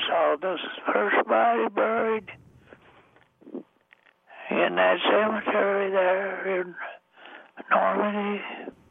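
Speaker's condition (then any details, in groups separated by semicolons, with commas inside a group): Deafness; also blind, age 99; blind and deaf at interview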